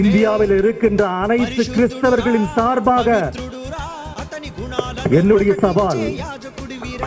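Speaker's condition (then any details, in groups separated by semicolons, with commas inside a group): No condition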